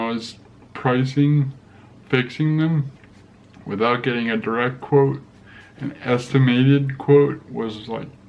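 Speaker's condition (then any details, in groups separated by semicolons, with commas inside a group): Cerebral palsy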